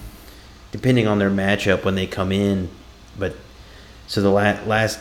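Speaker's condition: No condition

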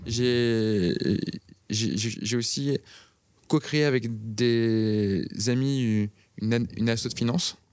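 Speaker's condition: Stuttering; severe blocking until end of high school and start of preparatory classes; formerly unable to say two words in a row, now frequent word repetitions and fillers; repeated sounds, repeated words, prolonged sounds

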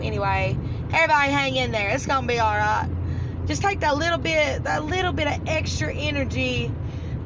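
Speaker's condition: No condition

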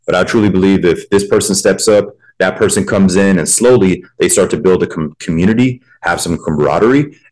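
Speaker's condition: No condition

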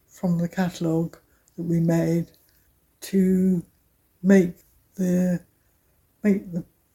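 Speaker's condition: Aphasia after stroke; loses words mid-sentence, quieter voice, initially could not speak, speaking German with brother helped

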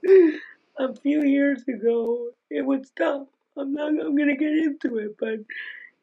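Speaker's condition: Aicardi-Goutières syndrome; diagnosed at age 10, symptoms first thought to be cerebral palsy, ongoing medications; age 25, about 15 years since diagnosis, doing well now, tough a few years ago; still able to speak, can put experiences into words

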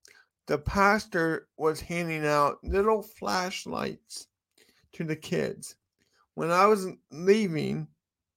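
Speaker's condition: Cerebral palsy

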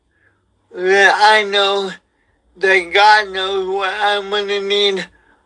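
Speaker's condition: Cerebral palsy; wheelchair user

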